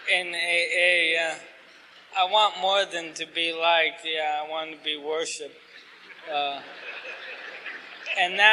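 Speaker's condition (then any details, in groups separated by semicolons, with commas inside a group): ALS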